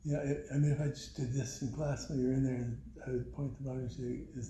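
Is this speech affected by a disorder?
Yes: Parkinson's; voice weakened by Parkinson's, knee replaced after hardly walking, earlier taught from chair; teaches with lavalier microphone on belt, can move around a little; voice went with Parkinson's, can still whisper, formerly whisper carried and was heard.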